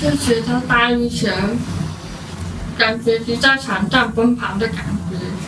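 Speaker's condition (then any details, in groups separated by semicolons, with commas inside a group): Hearing impairment; formerly reluctant to speak, mother pushed speaking, now converses with hearing people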